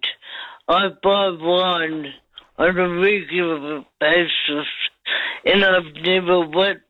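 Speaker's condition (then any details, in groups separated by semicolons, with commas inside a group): Cerebral palsy; lifelong, affects walking and speech; speech affected all life, people thought her half cut (drunk) due to walk and speech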